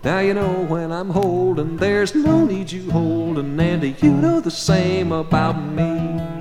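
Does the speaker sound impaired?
No.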